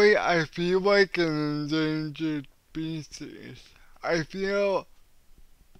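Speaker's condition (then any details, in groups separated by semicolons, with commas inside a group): Cerebral palsy; cannot walk, uses wheelchair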